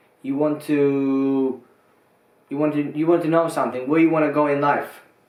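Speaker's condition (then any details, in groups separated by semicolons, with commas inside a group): No condition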